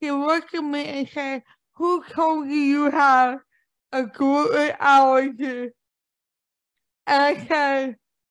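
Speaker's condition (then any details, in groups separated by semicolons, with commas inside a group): Cerebral palsy; since birth, diagnosed at age 2, arthritis since age 30, becoming less ambulatory, cannot stand long even assisted; age 45, worsening with age, cold-day joint pain, slower movement; speech mocked for years for how it sounds, speaks on podcasts, avoids speaking in TikTok videos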